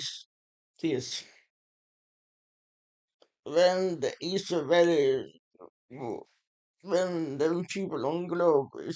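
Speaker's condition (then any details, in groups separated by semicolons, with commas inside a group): Muscular Parkinson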